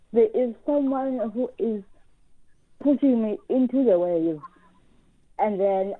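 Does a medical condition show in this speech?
Yes: cerebral palsy; cerebral palsy from birth, previously unable to swim, now swims and competes in adaptive surfing; surfs with helper pushing into wave, rides wave to end.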